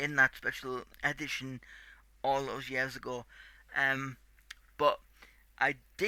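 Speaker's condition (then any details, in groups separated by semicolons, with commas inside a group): Cerebral palsy; tight muscles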